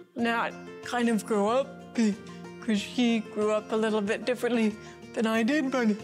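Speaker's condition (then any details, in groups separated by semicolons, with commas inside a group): Cerebral palsy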